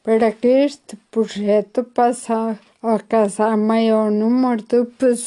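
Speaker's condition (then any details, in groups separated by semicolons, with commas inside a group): Ataxia after brain injury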